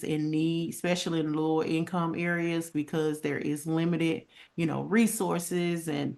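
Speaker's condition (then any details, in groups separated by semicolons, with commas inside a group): No condition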